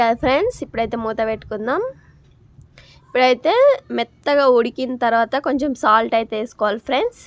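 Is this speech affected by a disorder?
No.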